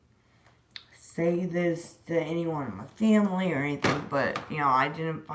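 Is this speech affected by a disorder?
Yes: disability causing slurred speech.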